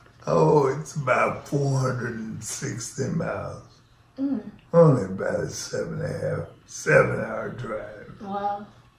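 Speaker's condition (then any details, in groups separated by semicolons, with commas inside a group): ALS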